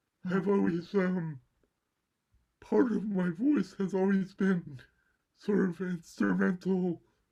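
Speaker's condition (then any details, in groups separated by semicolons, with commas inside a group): Cerebral palsy; mild left side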